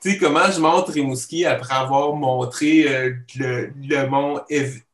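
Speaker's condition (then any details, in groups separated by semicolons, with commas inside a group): Stuttering; genetic and neurological; stutters in daily life, partial control keeps spontaneity, full control would need changed voice; repeated words, prolonged sounds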